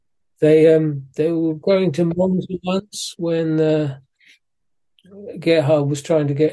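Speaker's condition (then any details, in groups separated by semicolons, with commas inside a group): Parkinson's disease; suspected for a while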